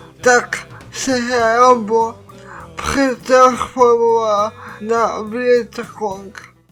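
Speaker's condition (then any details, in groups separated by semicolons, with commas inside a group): Cerebral palsy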